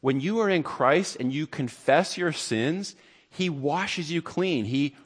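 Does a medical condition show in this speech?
No.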